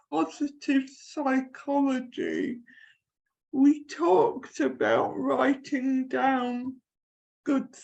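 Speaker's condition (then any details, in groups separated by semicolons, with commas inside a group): Cerebral palsy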